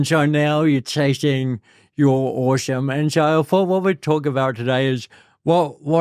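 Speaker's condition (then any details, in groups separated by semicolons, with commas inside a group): Cerebral palsy; speech therapy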